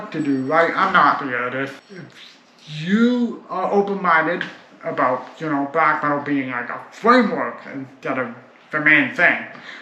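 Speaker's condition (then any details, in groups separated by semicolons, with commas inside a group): Cerebral palsy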